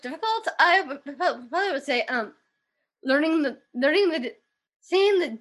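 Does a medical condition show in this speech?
Yes: Down syndrome; developmental disability.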